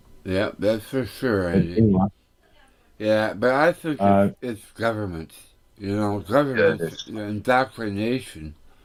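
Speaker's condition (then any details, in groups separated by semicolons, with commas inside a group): Tongue cancer; tongue burns when food touches it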